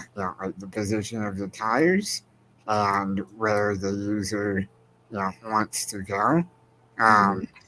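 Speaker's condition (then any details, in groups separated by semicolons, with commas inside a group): Spinal muscular atrophy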